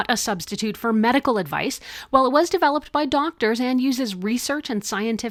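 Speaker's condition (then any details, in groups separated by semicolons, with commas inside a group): No condition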